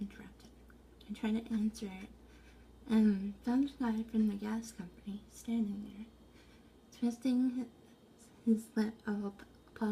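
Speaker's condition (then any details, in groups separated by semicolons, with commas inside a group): Essential tremor; brain implant for tremor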